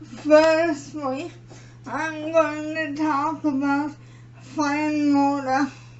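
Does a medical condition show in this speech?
Yes: cerebral palsy; premature birth.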